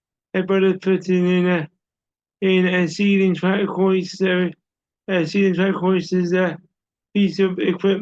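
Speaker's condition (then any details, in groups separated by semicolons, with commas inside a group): Cerebral palsy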